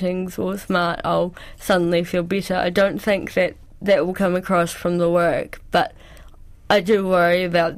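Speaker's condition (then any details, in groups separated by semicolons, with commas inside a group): Cerebral palsy; cerebral palsy since childhood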